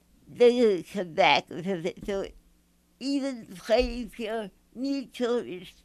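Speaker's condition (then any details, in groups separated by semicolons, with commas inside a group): Mild cerebral palsy; affects speech, hard to understand initially, listeners must listen closely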